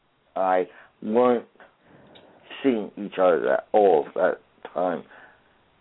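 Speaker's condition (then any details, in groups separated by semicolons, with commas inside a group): Traumatic brain injury; traumatic brain injury from being trapped in a fire; noticeable voice challenge, people ask about voice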